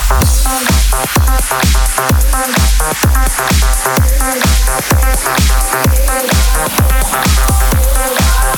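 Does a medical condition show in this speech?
No.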